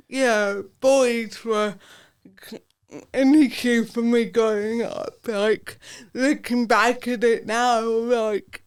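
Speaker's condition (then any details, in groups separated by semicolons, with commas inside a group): Cerebral palsy; from birth, no surgery; affects speech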